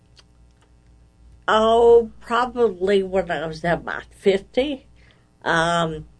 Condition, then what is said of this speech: Ataxia. I've been stopped by several policemen saying, "I don't think you should drink anymore, ma'am."